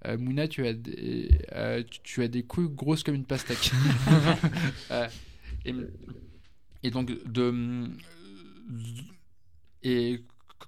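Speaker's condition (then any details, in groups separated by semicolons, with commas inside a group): Stuttering; stuttering since early childhood, severe until age 20; until age 20 unable to say two words in a row, school oral work difficult; repeated words, prolonged sounds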